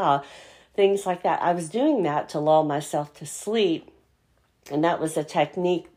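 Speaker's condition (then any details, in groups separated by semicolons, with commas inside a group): Cleft palate; congenital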